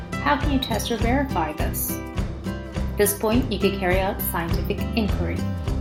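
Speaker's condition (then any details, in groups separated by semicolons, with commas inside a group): No condition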